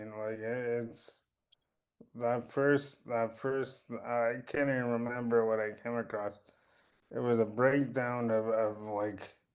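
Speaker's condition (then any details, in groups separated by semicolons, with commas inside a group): Cerebral palsy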